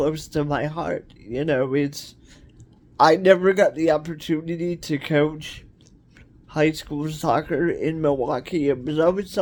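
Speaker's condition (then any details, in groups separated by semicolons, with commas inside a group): Cerebral palsy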